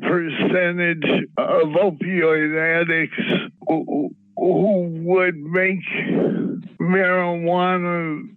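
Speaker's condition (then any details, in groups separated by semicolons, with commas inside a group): Parkinson's disease; symptoms treated with cannabis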